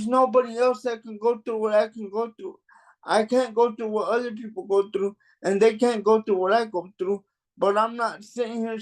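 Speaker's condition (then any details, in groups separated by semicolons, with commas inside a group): Cerebral palsy; mild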